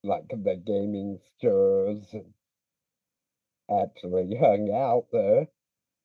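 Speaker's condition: Speech impediment

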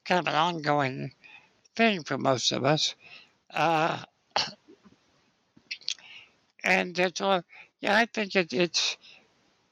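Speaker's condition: Spinal muscular atrophy; lifelong wheelchair use

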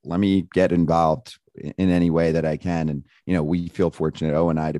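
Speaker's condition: No condition

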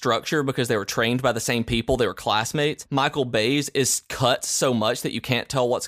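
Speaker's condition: No condition

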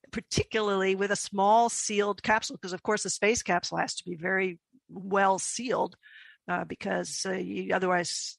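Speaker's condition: No condition

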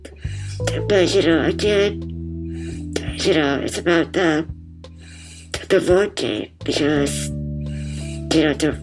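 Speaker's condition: Muscular dystrophy; bipap machine audible while speaking

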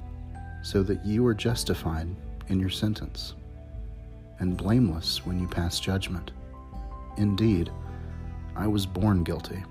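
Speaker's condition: No condition

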